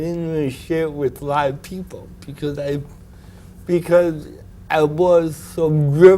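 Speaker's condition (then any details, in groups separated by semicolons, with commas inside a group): Cerebral palsy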